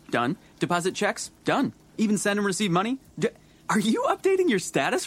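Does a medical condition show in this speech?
No.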